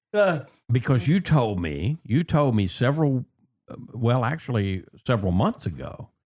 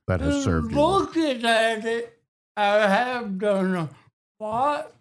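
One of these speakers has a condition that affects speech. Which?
The second: cerebral palsy; affects balance, fine motor; diagnosed age 2; speech impediment, often hard to understand.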